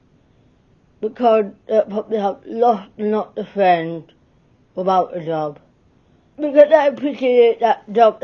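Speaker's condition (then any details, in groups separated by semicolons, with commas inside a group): Cerebral palsy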